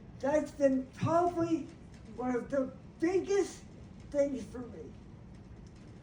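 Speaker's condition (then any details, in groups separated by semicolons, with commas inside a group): Brain injury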